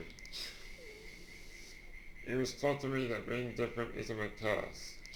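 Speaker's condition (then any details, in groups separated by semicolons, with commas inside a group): Duchenne muscular dystrophy; since childhood, wheelchair user; age 37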